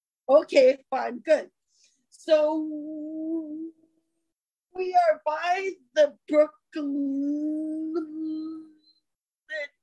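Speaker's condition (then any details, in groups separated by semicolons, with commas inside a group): Stuttering; prolonged sounds, blocks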